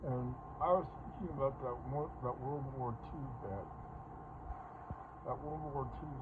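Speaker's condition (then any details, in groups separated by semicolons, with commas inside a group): Parkinson's; speech impediment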